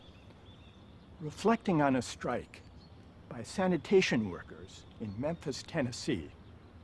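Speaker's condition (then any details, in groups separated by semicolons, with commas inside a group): No condition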